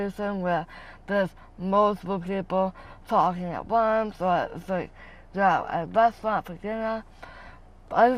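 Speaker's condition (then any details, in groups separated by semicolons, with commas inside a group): Brain tumor surgery; posterior brain tumor surgery, cranial nerve damage to vocal cords, tongue; uses AI voice app; lost voice after surgery, types messages for app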